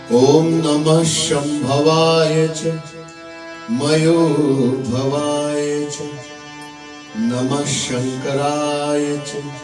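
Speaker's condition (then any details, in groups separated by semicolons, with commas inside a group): No condition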